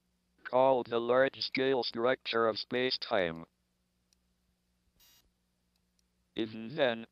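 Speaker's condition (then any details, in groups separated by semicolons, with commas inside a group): ALS, speech-generating device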